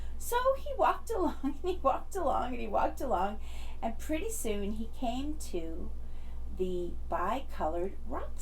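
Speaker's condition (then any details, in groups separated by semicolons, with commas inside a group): No condition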